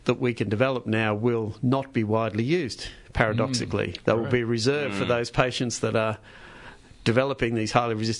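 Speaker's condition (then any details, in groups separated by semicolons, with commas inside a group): No condition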